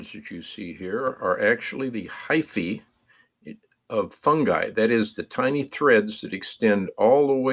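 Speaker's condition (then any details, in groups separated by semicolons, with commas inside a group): No condition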